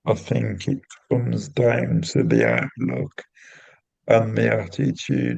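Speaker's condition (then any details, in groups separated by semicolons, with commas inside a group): Cerebral palsy; intrathecal baclofen pump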